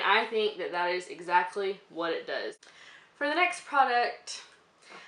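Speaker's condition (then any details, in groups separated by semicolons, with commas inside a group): No condition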